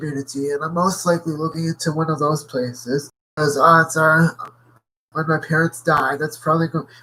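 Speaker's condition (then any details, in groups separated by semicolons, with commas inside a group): Cerebral palsy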